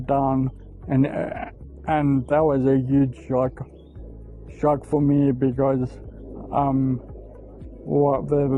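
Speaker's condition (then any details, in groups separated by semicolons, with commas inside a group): Friedreich's ataxia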